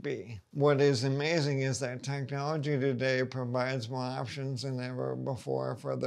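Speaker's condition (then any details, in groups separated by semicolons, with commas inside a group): ALS; voice and hands affected; progressing; voice audibly affected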